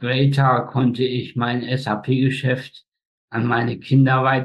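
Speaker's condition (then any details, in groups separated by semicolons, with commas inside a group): Spastic tetraparesis; all four limbs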